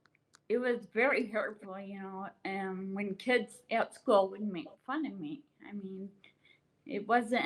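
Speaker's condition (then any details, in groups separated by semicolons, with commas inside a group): Ataxia with oculomotor apraxia type 2, AOA2; progressive, weakens all muscles, uncoordination; diagnosed age 12, wheelchair since 25, DNA confirmed; affects speech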